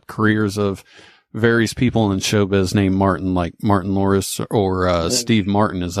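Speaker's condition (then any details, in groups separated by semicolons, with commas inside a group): No condition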